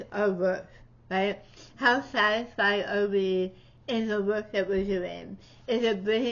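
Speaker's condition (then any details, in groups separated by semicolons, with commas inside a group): Tongue cancer surgery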